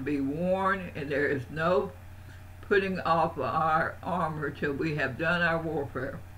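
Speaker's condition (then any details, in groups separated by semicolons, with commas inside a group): Parkinson's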